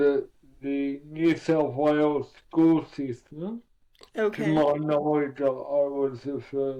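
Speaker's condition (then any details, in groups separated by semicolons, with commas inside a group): Cerebral palsy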